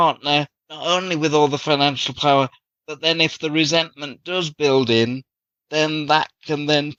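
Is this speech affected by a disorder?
Yes: cerebral palsy.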